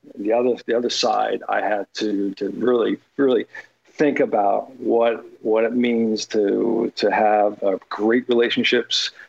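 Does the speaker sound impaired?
Yes: aphasia after massive stroke; massive ischemic stroke, initially global aphasia, paralysis of one half of body; ongoing aphasia, daily language practice, visual comprehension work, doctors predicted plateau after two-year window; initially could not speak, understand speech or read, now halting repetitive speech, word-finding gaps.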